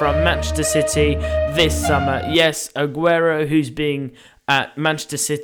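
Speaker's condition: No condition

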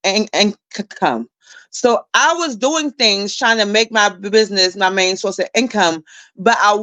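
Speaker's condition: Stuttering; repeated sounds, prolonged sounds

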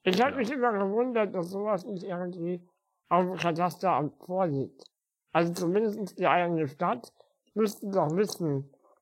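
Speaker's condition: Spinal muscular atrophy; spinal muscular atrophy since birth, uses wheelchair

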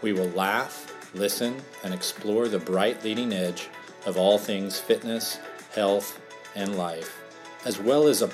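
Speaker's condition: No condition

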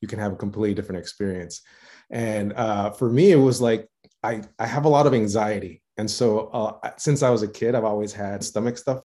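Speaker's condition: No condition

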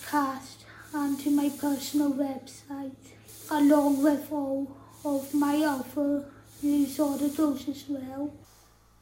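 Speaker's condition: Tracheostomy and ventilator dependent

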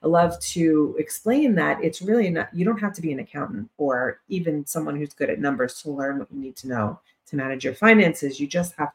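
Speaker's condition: No condition

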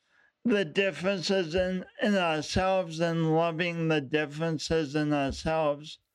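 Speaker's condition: Speech impediment; unique walk

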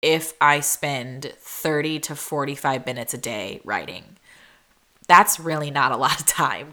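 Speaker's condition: No condition

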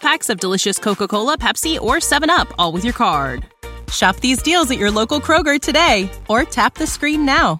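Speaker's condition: No condition

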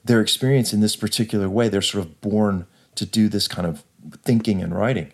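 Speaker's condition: No condition

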